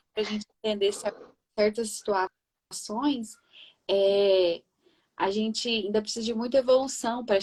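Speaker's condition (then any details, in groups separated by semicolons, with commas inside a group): No condition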